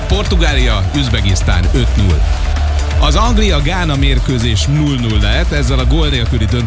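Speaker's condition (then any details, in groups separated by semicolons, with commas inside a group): No condition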